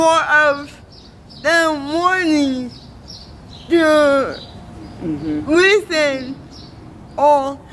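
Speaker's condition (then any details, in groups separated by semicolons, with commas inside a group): Cerebral palsy; from birth, affects walking; hard to understand, worse when fast, pronunciation trouble, formerly speech device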